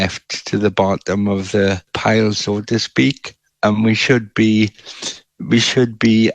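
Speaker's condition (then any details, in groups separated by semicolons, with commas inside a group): Cerebral palsy quadriplegic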